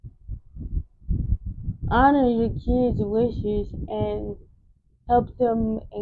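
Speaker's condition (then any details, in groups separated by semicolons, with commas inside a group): Cerebral palsy; wheelchair user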